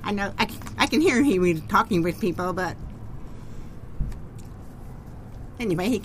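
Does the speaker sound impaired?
Yes: profound deafness; genetic auditory nerve damage, born hearing or hard of hearing, profoundly deaf by age five; deaf voice, sounds different, sometimes taken for German accent, once reported as drunk slurring.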